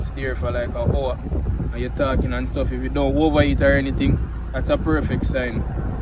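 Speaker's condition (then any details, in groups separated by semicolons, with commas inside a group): No condition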